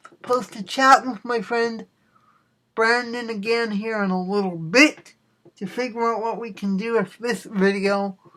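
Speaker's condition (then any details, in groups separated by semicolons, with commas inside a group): Cerebral palsy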